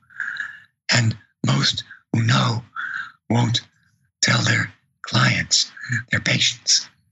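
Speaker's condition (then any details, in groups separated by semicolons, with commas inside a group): Vocal cord paralysis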